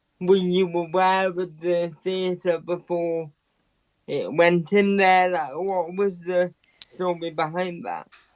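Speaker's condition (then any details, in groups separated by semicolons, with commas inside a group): Quadriplegic cerebral palsy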